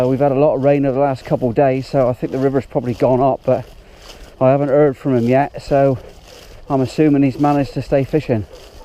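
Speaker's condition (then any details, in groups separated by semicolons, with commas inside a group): No condition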